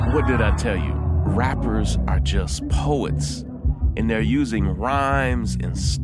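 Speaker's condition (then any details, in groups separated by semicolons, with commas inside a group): No condition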